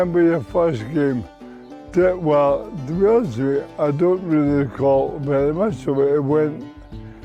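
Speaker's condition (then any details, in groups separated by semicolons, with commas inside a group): Motor neuron disease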